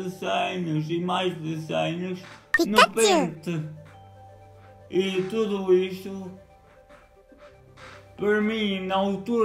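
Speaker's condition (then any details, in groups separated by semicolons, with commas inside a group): Cerebral palsy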